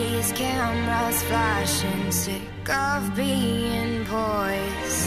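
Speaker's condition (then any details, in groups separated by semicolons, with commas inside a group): No condition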